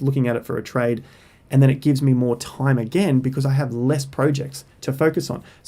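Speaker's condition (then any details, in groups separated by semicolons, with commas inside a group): No condition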